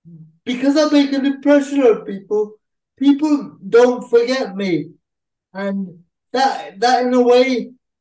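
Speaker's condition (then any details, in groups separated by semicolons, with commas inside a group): Cerebral palsy; uses a wheelchair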